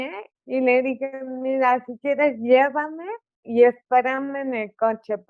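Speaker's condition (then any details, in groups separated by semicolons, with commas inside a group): Cerebral palsy; articulation affected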